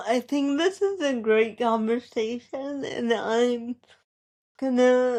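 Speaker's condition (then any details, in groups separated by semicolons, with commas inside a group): Cerebral palsy; present from birth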